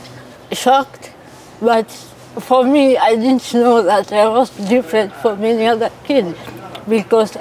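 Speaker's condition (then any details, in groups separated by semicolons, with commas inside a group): Cerebral palsy; from birth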